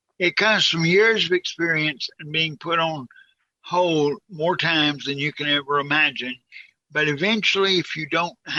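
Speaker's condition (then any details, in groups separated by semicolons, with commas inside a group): Cerebral palsy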